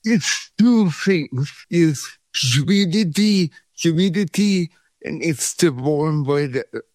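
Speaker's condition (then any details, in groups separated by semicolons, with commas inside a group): Cerebral palsy; cramp free after 5 days in Thailand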